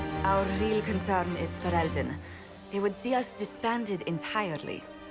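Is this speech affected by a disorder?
No.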